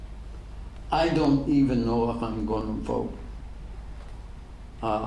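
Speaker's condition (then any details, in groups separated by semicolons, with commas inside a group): ALS; degenerative; diagnosed ten years ago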